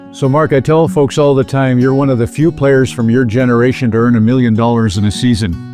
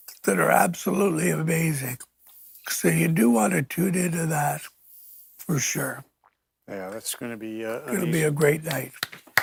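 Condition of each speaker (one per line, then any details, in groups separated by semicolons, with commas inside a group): No condition
ALS; onset with twitching, three years to confirm; about nine years since onset, six since diagnosis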